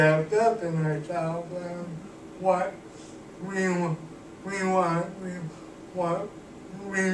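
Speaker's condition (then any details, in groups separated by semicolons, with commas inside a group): Cerebral palsy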